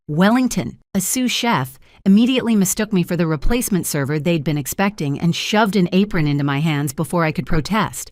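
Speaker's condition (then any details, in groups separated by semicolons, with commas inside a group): No condition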